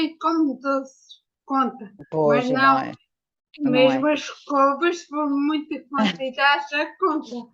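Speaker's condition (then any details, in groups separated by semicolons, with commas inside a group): Ataxia after brain injury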